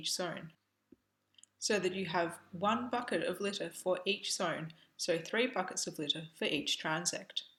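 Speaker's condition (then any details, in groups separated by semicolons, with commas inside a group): No condition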